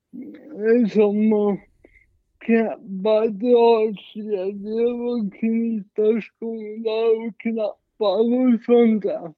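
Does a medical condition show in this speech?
Yes: cerebral palsy; present from birth, brain oxygen deprivation, heart not beating at delivery, mild.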